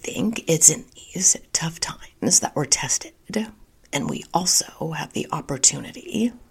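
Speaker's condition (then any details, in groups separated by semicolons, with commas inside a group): Spasmodic dysphonia; diagnosed seven months ago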